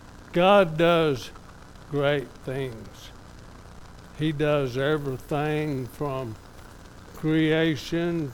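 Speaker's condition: ALS; somewhat affected, evident today

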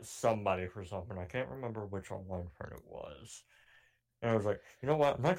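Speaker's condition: Cleft palate; cleft palate since childhood

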